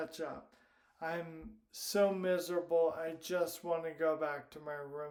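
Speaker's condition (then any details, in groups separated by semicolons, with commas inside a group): Primary lateral sclerosis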